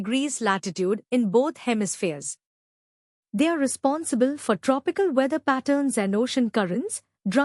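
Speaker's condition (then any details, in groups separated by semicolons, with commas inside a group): No condition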